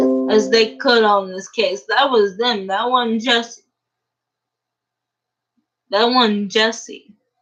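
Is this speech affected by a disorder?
Yes: cerebral palsy; uses a wheelchair.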